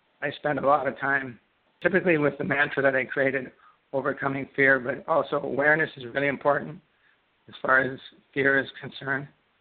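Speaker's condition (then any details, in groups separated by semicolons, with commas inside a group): Parkinson's disease; left-sided onset, smell and taste loss first, left index finger tremor, no medication, one brain therapy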